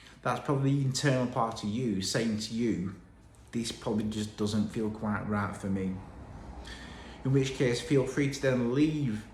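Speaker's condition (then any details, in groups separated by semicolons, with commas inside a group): No condition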